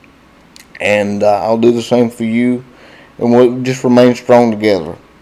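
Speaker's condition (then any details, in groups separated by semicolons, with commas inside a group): Cerebral palsy, spastic diplegia; cannot walk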